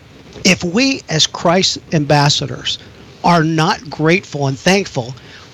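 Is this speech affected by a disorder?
No.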